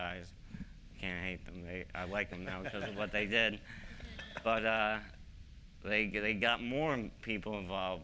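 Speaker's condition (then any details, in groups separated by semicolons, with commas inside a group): ALS; young-adult onset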